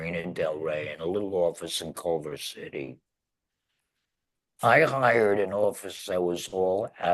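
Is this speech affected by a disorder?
Yes: laryngectomy; 11 years since surgery.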